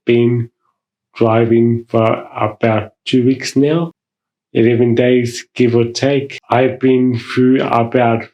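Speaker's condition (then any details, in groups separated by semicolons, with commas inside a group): Mild cerebral palsy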